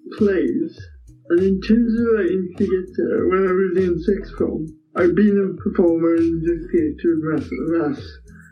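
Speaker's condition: Cerebral palsy; affects speech and swallowing

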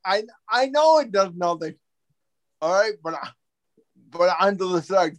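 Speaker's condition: Cerebral palsy; quadriplegic, wheelchair user, can chew and eat solid food

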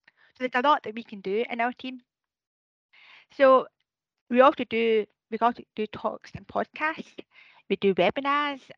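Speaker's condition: Deafness; unsure how loud or quiet

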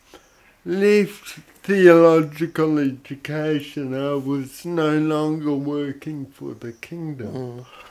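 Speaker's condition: Cerebral palsy; odd sort of voice

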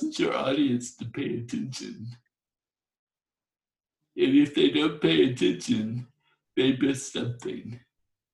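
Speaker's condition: Torsional dystonia; voice difficult to understand at first

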